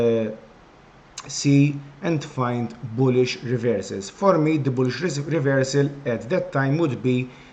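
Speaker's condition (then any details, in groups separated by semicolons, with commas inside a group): No condition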